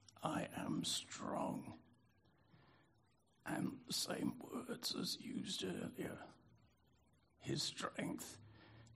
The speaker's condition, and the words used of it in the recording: Spasmodic dysphonia. I can't sing tenor and bass over three octaves like I used to in my 20s.